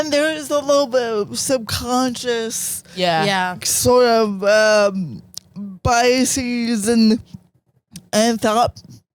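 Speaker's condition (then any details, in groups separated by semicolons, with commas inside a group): Cerebral palsy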